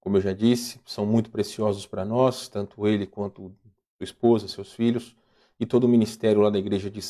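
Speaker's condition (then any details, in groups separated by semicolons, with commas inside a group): No condition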